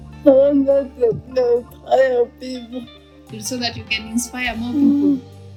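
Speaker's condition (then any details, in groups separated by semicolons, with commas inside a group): Cerebral palsy; since birth, premature, joints and limbs affected, surgeries; 27 years since birth; speech affected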